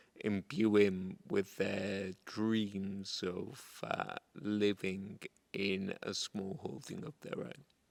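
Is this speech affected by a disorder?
Yes: multiple sclerosis; progressive form.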